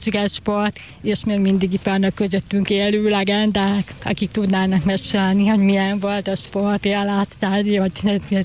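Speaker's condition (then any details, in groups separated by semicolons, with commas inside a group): Deafness; acquired deafness, hearing lost at age 9, attended hearing school, joined deaf community at 20; left out when hearing sons talk to each other; signs and speaks in parallel with hearing sons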